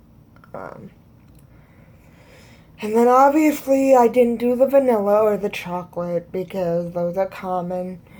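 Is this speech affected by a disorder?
Yes: cerebral palsy; both hands affected.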